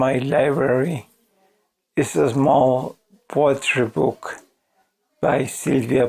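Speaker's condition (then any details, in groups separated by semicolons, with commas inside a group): ALS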